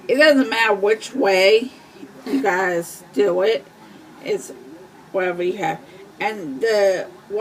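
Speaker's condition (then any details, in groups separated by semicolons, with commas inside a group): Cerebral palsy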